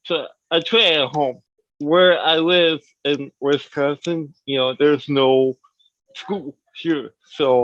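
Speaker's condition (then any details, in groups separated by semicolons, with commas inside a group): Cerebral palsy; from birth, lower limbs affected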